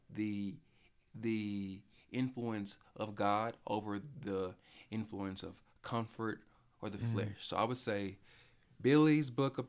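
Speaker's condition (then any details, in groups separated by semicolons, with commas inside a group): Stuttering; only stutterer on either mother's or father's side of family; still stutters; stutters when talking, speech problem audible, cannot be hidden when speaking; repeated words, prolonged sounds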